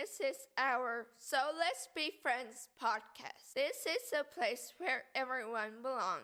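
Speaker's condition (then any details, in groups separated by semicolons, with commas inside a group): Cerebral palsy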